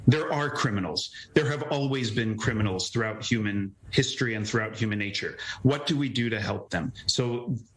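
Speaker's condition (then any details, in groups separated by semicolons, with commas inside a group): No condition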